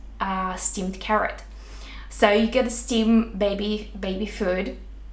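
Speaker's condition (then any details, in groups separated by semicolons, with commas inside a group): No condition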